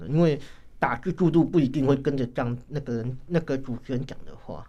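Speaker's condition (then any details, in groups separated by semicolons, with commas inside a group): Hearing loss; moderate bilateral hearing loss, acquired in kindergarten when a bigger child bumped ear, normal before; in-the-ear hearing aids both ears, no cochlear implant, misses fast teacher speech, removes aids in noise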